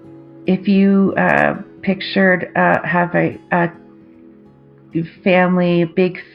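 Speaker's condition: Aphasia after stroke; choir singing lost with aphasia

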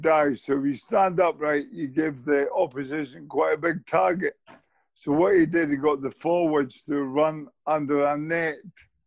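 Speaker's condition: Motor neurone disease; climbs stairs

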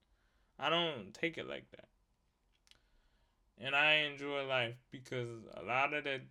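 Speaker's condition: Cerebral palsy; wheelchair user

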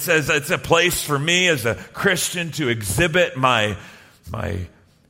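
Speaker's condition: No condition

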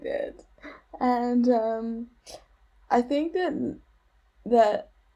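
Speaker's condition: Cerebral palsy; age 29

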